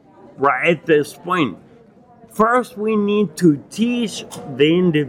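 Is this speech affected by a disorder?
Yes: acquired ataxia with dysarthria; Lance-Adams syndrome, contaminated-jacuzzi Legionnaires' pneumonia, 12-day induced coma, brain damage, myoclonus, onset age 39; difficult articulation, speaking feels like elephant on chest, gets winded, bites tongue 2-3 times daily.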